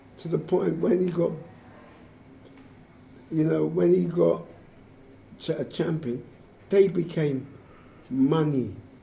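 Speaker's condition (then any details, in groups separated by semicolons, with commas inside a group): Motor neurone disease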